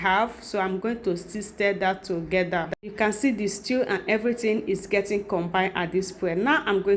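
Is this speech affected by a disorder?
No.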